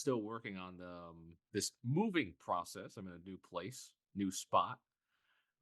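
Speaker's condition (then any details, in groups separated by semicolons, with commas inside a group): No condition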